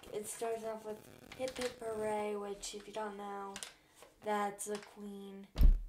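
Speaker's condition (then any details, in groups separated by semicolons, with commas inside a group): Cerebral palsy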